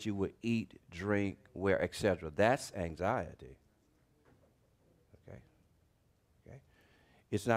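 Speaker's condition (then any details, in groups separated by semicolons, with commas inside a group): No condition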